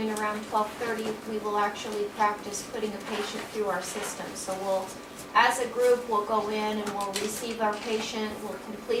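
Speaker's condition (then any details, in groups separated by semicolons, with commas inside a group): No condition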